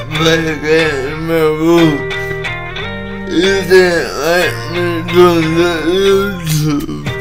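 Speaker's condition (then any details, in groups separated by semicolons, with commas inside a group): Cerebral palsy; one hand affected; atypical speech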